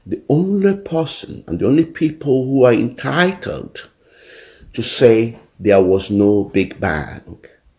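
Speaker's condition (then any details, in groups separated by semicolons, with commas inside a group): No condition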